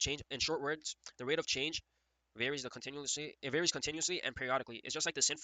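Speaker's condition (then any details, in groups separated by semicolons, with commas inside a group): No condition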